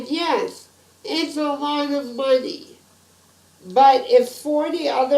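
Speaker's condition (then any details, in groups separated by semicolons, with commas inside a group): Spinal muscular atrophy type 2; spinal muscular atrophy type 2, genetic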